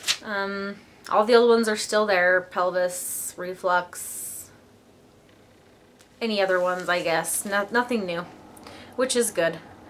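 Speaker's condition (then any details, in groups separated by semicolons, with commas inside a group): No condition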